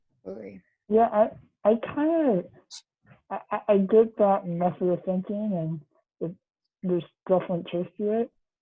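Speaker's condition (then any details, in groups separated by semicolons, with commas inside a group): Duchenne muscular dystrophy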